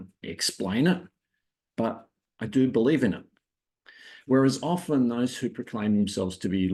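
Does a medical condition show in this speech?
No.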